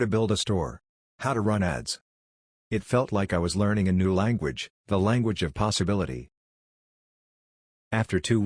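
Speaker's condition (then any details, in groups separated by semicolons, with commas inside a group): No condition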